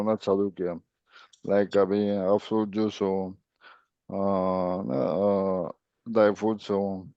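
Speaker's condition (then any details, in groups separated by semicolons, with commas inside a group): ALS; speech improved a little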